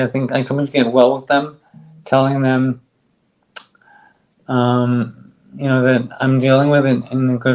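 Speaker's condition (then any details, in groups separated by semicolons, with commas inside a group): ALS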